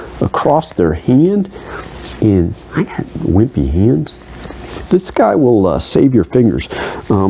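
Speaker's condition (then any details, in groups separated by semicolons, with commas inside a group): No condition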